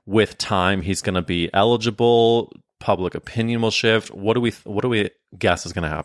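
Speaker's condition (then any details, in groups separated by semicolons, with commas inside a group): No condition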